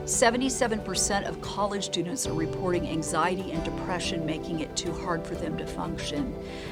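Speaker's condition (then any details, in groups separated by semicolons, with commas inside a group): No condition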